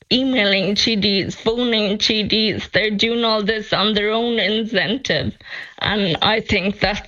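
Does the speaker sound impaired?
Yes: Friedreich's ataxia; diagnosed at age 12, progressive neurological condition, Skyclarys not funded by HSE drugs group; 28 years old, about 16 years since diagnosis, monthly neurological decline, mobility affected, eyesight changes, untreated; speech deteriorating, voice banking on software for couple of hours, offered synthetic voices, expects voice loss.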